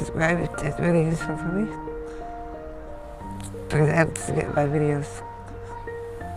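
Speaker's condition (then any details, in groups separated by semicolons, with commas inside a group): Duchenne muscular dystrophy; genetic, progressive muscle weakness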